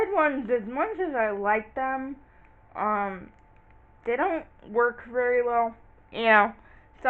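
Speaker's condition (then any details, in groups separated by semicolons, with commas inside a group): Cerebral palsy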